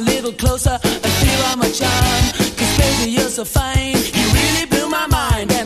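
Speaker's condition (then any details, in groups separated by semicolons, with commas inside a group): No condition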